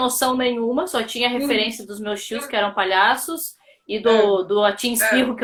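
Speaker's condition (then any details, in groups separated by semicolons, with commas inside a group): No condition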